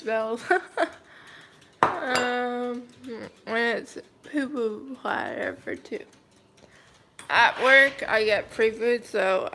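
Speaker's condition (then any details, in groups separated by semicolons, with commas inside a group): Cerebral palsy, mild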